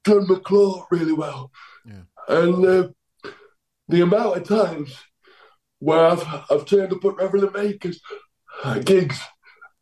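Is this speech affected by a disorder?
Yes: cerebral palsy; cerebral palsy affecting left side, dodgy left arm, cannot walk, power chair, needs help getting up and dressing.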